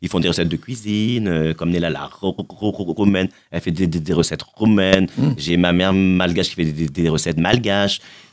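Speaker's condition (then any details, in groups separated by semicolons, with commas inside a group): Stuttering; lifelong mild stutter, uncle stutters severely, born without pelvis, half femurs missing, never operated, learned to walk; no stuttering heard on Vivre FM radio, fluent, Marseille accent; sometimes gets stuck on words, no stutter on stage at Alhambra or radio, better when positive; repeated words, prolonged sounds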